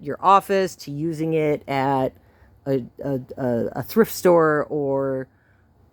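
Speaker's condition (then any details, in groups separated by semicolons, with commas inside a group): No condition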